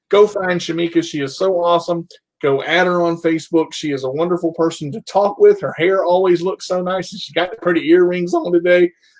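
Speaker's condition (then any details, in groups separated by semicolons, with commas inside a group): No condition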